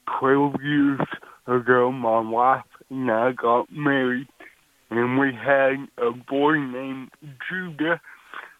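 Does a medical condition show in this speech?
Yes: cerebral palsy; cerebral palsy from birth, 32 years since onset.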